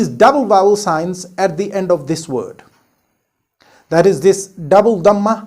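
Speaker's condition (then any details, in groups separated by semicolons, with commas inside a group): No condition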